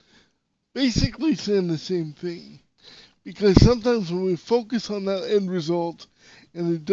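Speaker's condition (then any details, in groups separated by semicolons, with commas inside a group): Cerebral palsy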